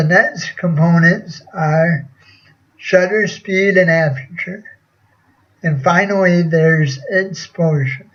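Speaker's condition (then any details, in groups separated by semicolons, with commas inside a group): Cerebral palsy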